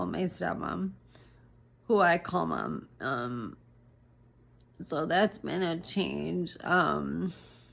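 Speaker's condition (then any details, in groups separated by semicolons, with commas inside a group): ALS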